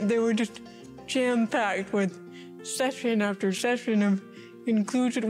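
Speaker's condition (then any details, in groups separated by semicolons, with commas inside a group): Cerebral palsy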